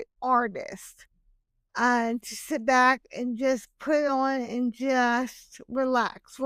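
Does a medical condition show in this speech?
Yes: hemiplegic cerebral palsy.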